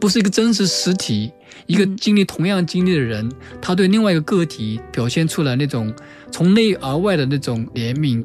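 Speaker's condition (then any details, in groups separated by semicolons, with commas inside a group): No condition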